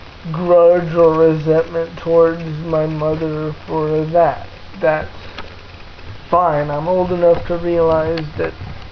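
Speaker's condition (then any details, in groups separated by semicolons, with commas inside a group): Cerebral palsy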